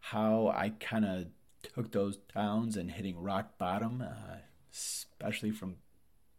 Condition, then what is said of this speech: Stuttering. So the things that you hear, how I sound, that's me.